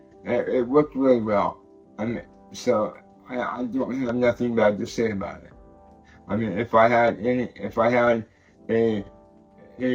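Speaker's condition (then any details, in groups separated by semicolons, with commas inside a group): Cerebral palsy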